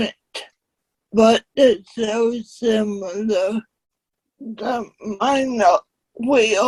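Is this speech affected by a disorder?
Yes: cerebral palsy; slight speech impediment.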